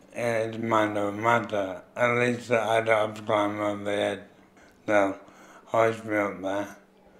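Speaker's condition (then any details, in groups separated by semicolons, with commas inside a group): MND; synthetic voice from banked voice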